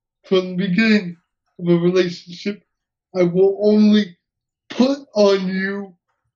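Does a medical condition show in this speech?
Yes: cerebral palsy; uses wheelchair.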